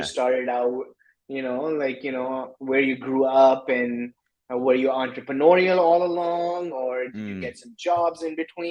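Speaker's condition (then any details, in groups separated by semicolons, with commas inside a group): No condition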